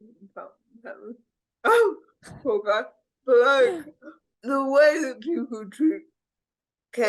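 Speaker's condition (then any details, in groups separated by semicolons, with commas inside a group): Cerebral palsy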